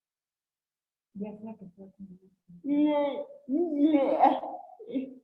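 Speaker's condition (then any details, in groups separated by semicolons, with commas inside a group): Cerebral palsy; since birth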